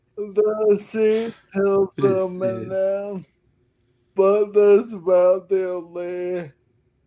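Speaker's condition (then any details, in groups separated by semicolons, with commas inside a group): Friedreich's ataxia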